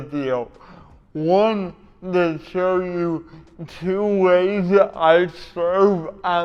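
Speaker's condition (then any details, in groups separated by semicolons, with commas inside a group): Cerebral palsy; uses adaptive equipment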